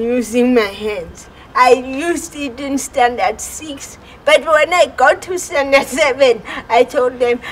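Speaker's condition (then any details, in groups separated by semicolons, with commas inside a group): Cerebral palsy; speech impediment, understandable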